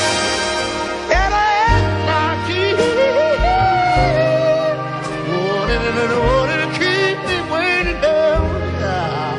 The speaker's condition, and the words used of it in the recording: No condition.